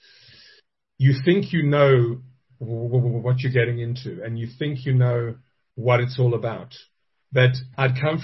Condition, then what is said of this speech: Stuttering. Well, I think the first challenge that I had, which I still live with, is a speech impediment.